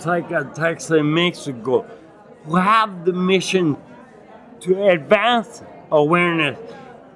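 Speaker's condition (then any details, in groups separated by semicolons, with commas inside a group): Acquired ataxia with dysarthria, acquired; Lance-Adams syndrome; difficult articulation, speaking feels like elephant on chest, gets winded, bites tongue 2-3 times daily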